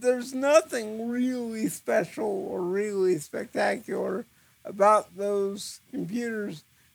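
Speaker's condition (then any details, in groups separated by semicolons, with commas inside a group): Cerebral palsy; eyes wander, trouble focusing eyes, difficulty focusing in VR, wears eyewear partly because of wandering eyes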